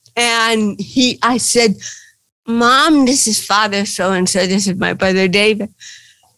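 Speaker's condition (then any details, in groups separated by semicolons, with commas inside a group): Cerebral palsy; since birth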